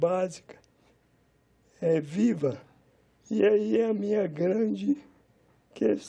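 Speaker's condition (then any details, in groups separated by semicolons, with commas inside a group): Amyotrophic lateral sclerosis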